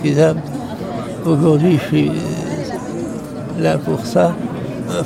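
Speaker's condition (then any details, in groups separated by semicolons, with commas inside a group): Parkinson's disease; bone weakening with loss of all teeth, pronounced curvature problems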